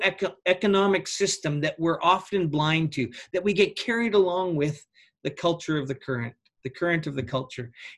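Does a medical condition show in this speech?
No.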